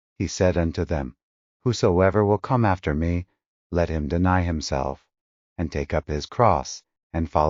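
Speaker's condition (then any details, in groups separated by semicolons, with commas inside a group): No condition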